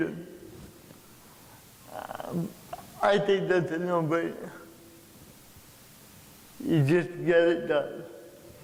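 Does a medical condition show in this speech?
Yes: cerebral palsy.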